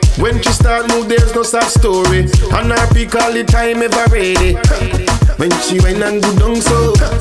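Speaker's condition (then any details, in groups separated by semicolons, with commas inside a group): No condition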